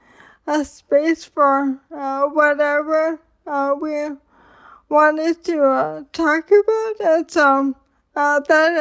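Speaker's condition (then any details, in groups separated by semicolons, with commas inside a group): ALS; diagnosed about seven years ago, progressive; slurred speech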